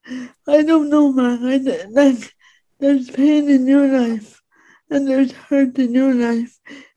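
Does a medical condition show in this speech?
Yes: speech impediment; disabled.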